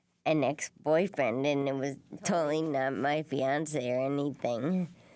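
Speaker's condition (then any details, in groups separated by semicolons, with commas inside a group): Traumatic brain injury; car accident, affects voice and movement; 3.5 years since injury, cane, occupational and physical therapy; voice changed, much improved, formerly speech therapy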